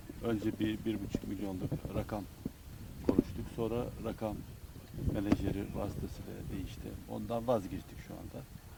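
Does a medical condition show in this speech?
No.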